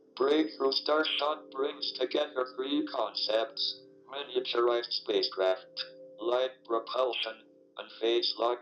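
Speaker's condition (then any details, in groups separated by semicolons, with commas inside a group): ALS, speech-generating device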